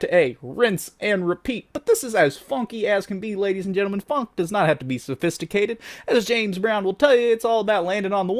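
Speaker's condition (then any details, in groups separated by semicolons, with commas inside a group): No condition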